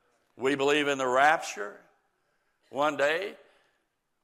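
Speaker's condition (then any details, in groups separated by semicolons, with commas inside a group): No condition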